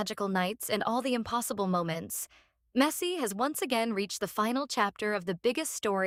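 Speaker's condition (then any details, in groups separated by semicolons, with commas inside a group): No condition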